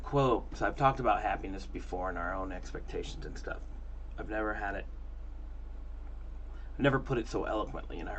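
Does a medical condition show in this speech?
No.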